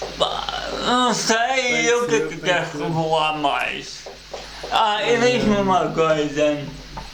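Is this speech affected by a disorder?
Yes: cerebral palsy.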